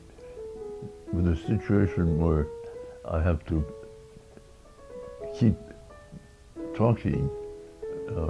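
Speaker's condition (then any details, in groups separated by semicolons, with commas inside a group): Dystonia affecting eyelids, blepharospasm; oromandibular Meige form, face, mouth and eyelid muscles; eyelids currently severe, Botox temporary relief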